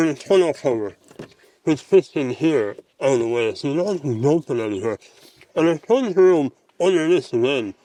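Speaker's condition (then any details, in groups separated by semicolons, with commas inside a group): Mouth cancer surgery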